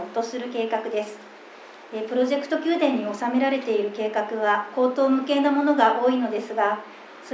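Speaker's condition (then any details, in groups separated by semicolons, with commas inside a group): No condition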